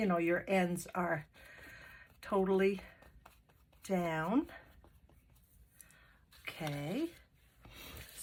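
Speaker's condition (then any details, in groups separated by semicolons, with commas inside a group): No condition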